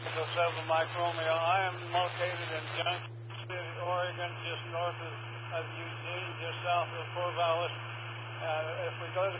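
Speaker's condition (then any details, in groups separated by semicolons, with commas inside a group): Parkinson's; Parkinson's affecting left side, 72-year-old man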